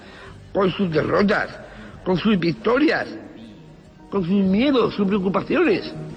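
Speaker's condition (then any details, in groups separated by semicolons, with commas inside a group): Down syndrome; congenital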